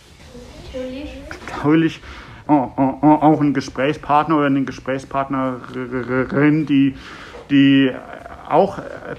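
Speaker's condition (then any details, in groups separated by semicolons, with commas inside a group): Stuttering; father stuttered as child, possibly genetic, cannot coordinate speech components simultaneously; very severe stuttering; choppy, repetitive, occasional blocks, fluent when singing, milder with pet, throat pain with blocks on r; repeated words, blocks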